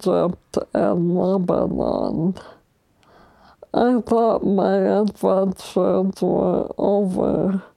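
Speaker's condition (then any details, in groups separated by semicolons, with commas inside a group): ALS; harder to understand, slow sentence production, mute when hurt, losing voice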